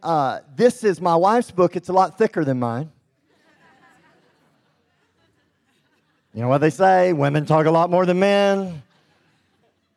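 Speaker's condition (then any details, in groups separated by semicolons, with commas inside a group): Cleft lip and palate; congenital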